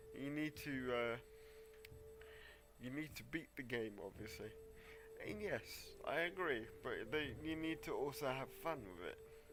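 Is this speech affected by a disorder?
Yes: cerebral palsy.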